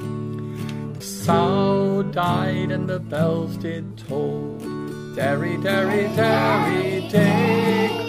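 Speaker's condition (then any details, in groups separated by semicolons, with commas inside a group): No condition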